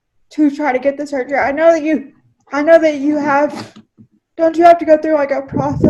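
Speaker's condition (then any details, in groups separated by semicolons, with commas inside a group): Cerebral palsy, spastic, mild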